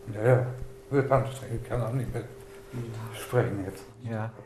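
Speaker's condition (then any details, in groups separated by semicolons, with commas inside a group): Parkinson's disease; DBS off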